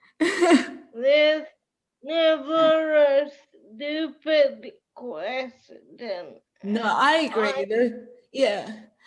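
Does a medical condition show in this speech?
Yes: cerebral palsy; powerchair user.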